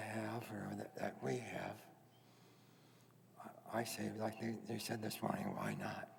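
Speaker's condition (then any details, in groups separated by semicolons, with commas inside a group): Head and neck cancer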